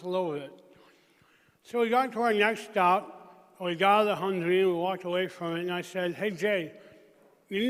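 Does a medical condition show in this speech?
Yes: traumatic brain injury.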